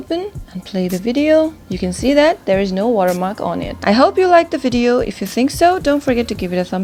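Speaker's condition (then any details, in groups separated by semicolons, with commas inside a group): No condition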